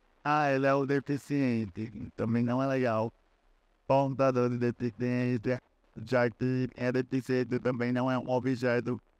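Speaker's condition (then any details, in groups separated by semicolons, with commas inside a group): Cerebral palsy; relearned talking after onset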